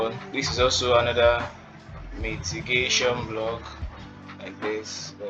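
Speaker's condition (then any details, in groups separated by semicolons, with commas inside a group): No condition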